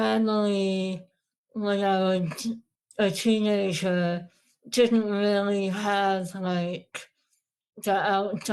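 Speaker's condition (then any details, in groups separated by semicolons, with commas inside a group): Moebius syndrome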